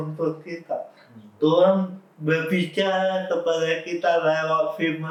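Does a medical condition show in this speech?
Yes: cerebral palsy.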